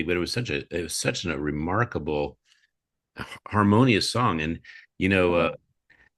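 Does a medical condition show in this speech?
No.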